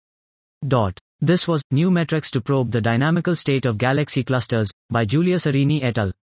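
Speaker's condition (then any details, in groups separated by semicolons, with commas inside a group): No condition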